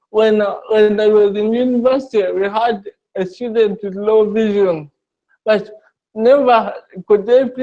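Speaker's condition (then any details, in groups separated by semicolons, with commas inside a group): Cerebral palsy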